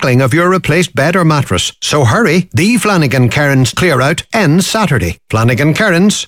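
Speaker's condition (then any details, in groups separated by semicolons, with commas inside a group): No condition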